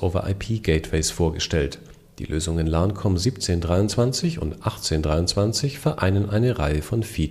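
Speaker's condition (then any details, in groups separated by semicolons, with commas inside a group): No condition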